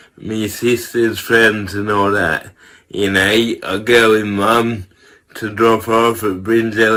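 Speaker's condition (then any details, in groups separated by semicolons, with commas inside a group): Cerebral palsy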